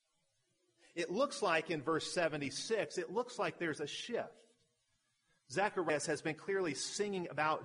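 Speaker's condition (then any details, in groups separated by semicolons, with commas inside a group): No condition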